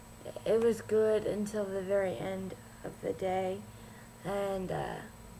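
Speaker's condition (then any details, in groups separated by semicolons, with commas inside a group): Cerebral palsy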